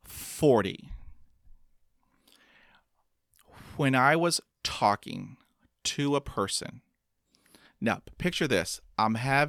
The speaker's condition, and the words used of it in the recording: Stuttering. If I block, give me 4 hours and the word will come out.